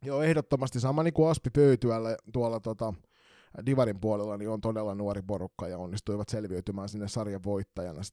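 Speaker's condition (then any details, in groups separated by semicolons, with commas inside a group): No condition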